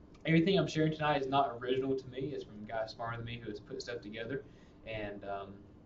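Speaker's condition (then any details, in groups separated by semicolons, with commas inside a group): No condition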